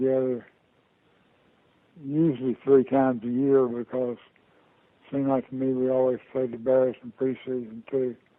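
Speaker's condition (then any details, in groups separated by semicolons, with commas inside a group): Parkinson's disease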